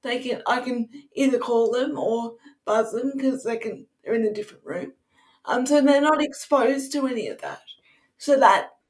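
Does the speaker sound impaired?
Yes: cerebral palsy; sometimes taken for drunk on first sight on cam, speech affected on bad days.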